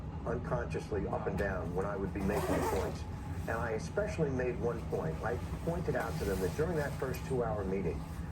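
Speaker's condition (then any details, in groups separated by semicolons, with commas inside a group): No condition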